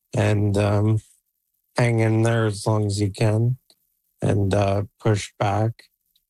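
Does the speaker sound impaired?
Yes: ALS; Elon Musk's N1 brain implant, controls computer by thought, among first Canadians to receive it; communicating by computer; voice deteriorating, expects soon to lose speech, computer to speak in banked voice via neuralink.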